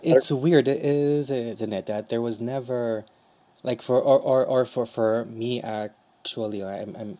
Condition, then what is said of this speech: Stuttering. Like for me, recording, I don't stutter as much.